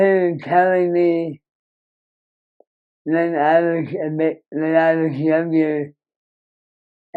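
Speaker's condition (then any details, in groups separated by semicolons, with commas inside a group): Moebius syndrome; severe nerve damage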